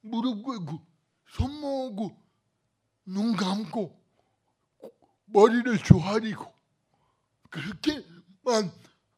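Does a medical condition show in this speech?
Yes: cerebral palsy; cervical spine c2 to c7 damaged.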